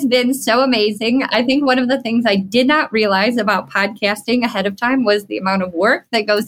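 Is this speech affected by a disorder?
Yes: bilateral cleft lip and palate; congenital, cleft treatment from birth, ongoing medical treatment.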